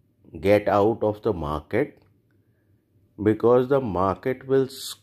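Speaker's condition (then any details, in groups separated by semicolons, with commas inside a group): No condition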